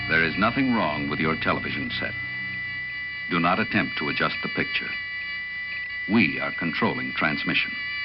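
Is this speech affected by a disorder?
No.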